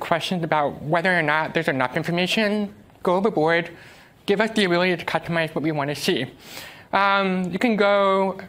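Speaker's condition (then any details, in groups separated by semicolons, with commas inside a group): Deafness; uses American Sign Language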